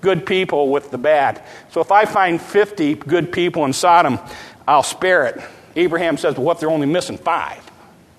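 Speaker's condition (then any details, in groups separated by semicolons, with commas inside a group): No condition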